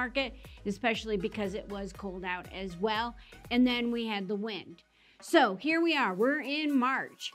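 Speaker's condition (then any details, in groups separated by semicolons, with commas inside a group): No condition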